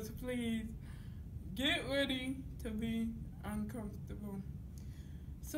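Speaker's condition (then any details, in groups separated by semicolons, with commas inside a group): Cerebral palsy; dystonic type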